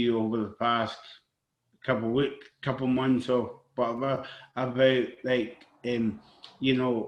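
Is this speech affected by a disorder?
Yes: cerebral palsy.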